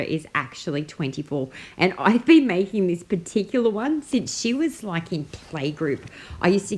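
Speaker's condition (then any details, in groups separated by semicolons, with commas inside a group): No condition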